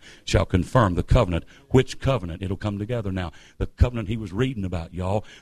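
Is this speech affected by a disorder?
No.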